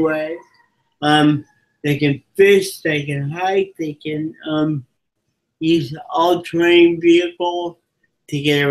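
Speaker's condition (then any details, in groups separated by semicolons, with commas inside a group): Cerebral palsy; from birth, physical disability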